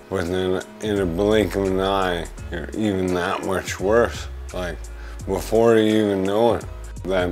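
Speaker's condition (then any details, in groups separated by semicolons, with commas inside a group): Amyotrophic lateral sclerosis; few months since diagnosis, needs physiotherapy; breathing currently fine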